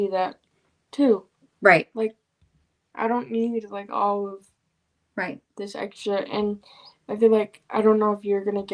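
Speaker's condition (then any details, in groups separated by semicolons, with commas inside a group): Cerebral palsy; from birth, wheelchair user; 14 years old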